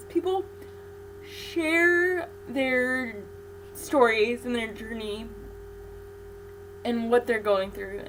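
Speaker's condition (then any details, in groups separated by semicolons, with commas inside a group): Cerebral palsy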